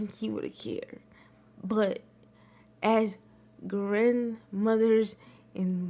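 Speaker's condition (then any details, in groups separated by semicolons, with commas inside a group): Cerebral palsy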